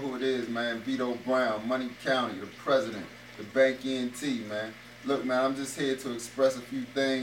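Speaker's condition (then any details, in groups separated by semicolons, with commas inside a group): No condition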